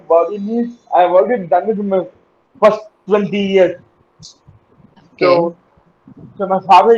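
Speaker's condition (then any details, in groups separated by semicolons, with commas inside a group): Cerebral palsy; uses wheelchair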